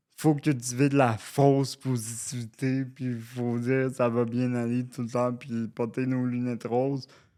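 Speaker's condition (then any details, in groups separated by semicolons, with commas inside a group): Cerebral palsy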